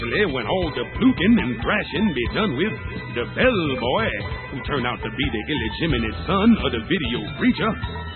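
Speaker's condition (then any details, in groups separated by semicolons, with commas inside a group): No condition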